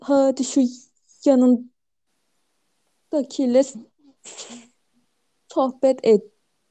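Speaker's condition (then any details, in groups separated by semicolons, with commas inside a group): Stuttering; consulted a professor about own stuttering five years ago; stutters normally, much more at work and when anxious, very little when alone and relaxed; blocks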